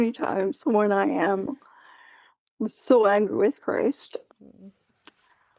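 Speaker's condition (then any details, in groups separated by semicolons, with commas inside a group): Quadriplegic cerebral palsy; spastic quadriplegic, birth brain bleed, legs and right arm spastic, wheelchair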